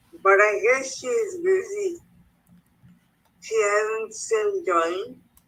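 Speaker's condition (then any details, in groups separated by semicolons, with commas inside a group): Cerebral palsy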